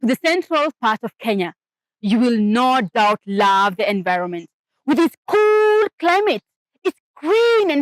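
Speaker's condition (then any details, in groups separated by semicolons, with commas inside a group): No condition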